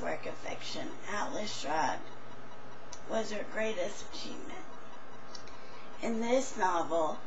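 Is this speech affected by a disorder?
Yes: traumatic brain injury.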